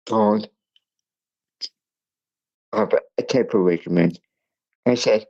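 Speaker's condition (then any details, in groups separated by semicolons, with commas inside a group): Cerebral palsy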